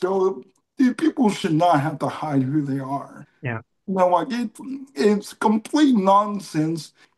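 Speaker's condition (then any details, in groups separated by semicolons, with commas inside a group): Cerebral palsy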